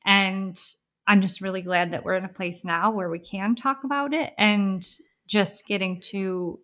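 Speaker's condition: Bilateral cleft lip and palate; congenital

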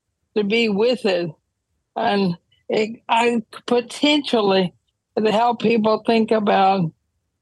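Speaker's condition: ALS; wheelchair use when traveling

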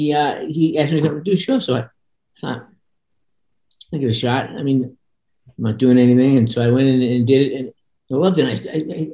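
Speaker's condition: Parkinson's; voice sometimes monotone

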